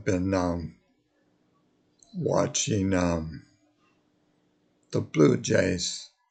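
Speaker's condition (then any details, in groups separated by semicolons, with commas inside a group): Multiple sclerosis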